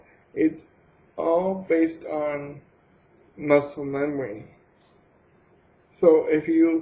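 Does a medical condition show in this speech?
Yes: cerebral palsy.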